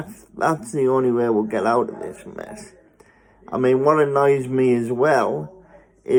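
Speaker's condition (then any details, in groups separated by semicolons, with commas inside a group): Spastic cerebral palsy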